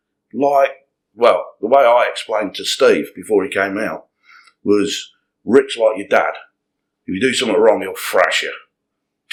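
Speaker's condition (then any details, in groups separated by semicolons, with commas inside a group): No condition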